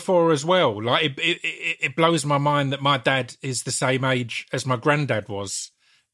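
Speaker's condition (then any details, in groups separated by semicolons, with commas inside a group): Stammer; lifelong stammer; can get rid of stammer for acting roles; prolonged sounds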